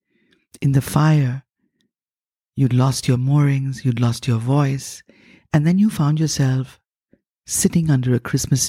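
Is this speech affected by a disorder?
No.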